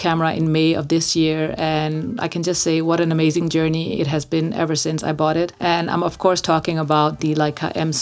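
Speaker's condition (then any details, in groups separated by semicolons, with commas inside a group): No condition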